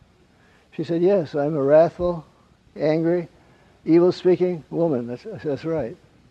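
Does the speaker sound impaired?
Yes: Parkinson's; gets up around 3 am.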